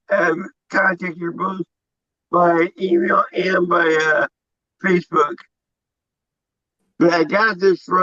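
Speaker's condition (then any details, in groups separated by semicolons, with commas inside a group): Cerebral palsy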